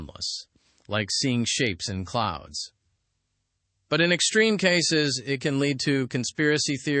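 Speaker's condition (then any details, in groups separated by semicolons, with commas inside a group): No condition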